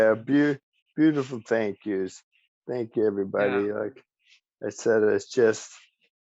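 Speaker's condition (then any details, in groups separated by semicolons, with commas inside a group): ALS; speech still preserved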